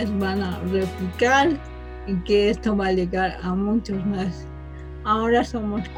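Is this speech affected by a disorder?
Yes: cerebral palsy from birth.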